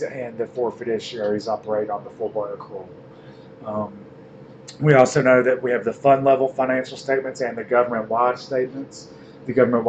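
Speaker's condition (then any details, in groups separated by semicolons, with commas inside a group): No condition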